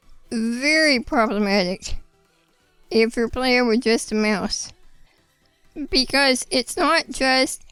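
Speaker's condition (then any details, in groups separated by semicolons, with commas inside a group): Spinal muscular atrophy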